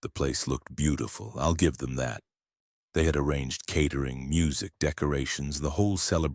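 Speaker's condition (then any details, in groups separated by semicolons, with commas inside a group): No condition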